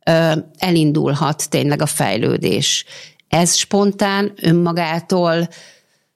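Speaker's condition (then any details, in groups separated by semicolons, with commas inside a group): No condition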